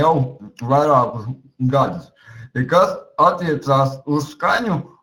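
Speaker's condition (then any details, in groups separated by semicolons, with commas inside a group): Cerebral palsy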